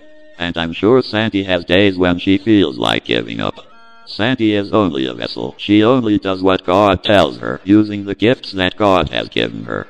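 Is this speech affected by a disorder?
Yes: cerebral palsy; uses speech synthesizers.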